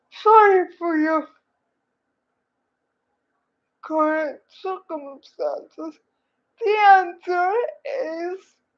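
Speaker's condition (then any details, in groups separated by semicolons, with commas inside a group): Cerebral palsy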